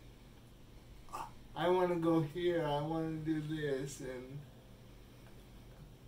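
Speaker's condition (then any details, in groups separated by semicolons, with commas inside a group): Cerebral palsy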